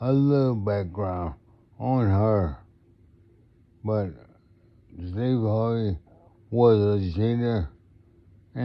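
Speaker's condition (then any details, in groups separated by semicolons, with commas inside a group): Multiple sclerosis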